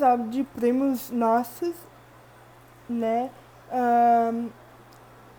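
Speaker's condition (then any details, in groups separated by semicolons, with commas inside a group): Cerebral palsy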